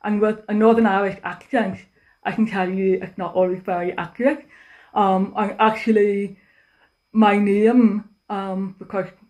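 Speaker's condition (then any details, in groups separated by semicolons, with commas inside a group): Deafness; cannot use telephone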